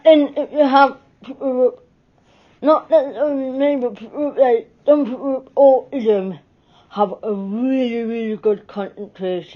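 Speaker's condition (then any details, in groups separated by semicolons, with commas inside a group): Cerebral palsy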